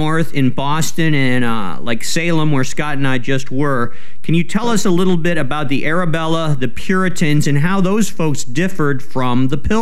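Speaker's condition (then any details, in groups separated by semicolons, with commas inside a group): No condition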